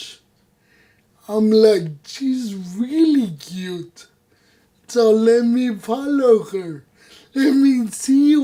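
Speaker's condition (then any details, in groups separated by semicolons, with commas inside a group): Cerebral palsy; voice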